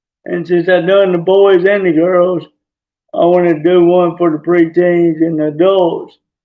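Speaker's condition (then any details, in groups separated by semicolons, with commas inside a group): Traumatic brain injury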